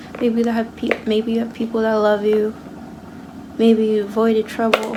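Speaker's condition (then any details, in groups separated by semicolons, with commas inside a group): No condition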